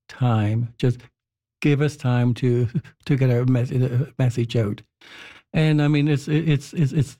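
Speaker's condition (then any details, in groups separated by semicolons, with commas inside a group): Stuttering; stutter for decades, years spent masking it, no cure; stuttering during this interview; repetitions, prolongations and contortions, needs time to finish sentences; repeated sounds, repeated words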